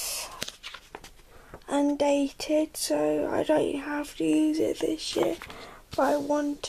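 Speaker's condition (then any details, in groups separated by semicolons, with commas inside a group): Cerebral palsy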